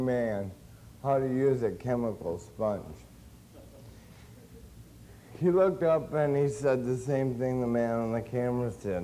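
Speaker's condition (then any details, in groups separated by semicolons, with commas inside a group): Cerebral palsy; since birth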